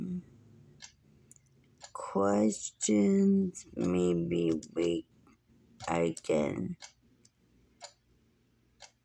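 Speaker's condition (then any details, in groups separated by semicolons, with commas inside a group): Muscular dystrophy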